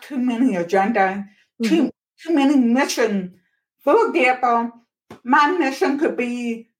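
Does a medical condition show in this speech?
Yes: profoundly deaf, born profoundly deaf; profound deafness from birth, wears bionic ear, uses captioning and relay services; speaks rather than signs, cannot hear to talk on phone, uses texting instead.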